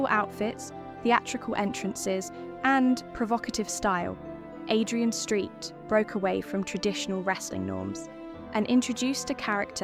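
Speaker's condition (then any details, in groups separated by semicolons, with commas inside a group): No condition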